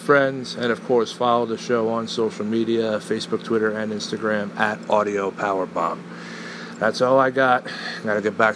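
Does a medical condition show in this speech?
No.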